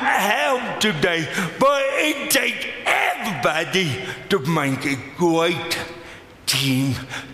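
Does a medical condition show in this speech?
Yes: cerebral palsy; congenital, lifelong, daily pain; speech affected dramatically, may be difficult to understand, passion and emotion audible in voice.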